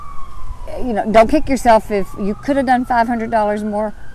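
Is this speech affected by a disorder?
No.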